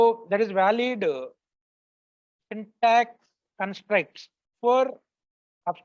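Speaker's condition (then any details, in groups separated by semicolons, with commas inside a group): No condition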